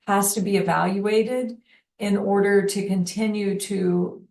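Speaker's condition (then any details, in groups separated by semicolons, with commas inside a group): No condition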